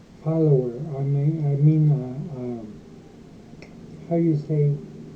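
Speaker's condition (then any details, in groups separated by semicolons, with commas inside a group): Multiple sclerosis; 14 years since onset, mostly improved, cognitive and memory problems; talks like a drunk person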